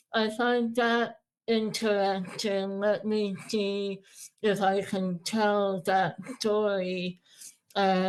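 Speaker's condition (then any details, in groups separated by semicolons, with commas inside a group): Moebius syndrome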